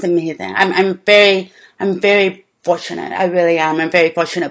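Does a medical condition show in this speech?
Yes: deafness; speaks well, learned speech through childhood lessons with visual computer speech feedback.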